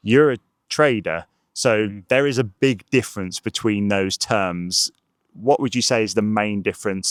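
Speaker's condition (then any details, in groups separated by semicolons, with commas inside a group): No condition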